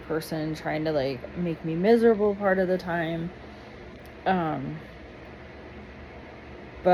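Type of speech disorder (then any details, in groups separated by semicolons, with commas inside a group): None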